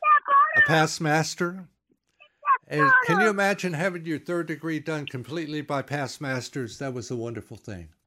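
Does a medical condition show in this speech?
No.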